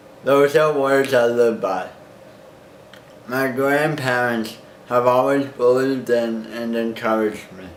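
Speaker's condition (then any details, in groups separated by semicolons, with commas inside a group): Cerebral palsy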